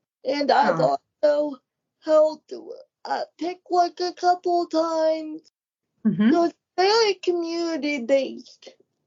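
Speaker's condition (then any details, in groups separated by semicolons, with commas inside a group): Cerebral palsy; wheelchair user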